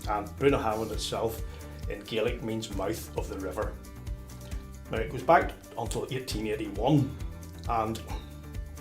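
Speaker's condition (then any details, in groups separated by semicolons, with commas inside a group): No condition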